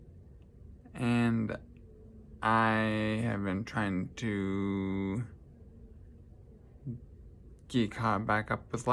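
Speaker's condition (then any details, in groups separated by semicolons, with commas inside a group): Traumatic brain injury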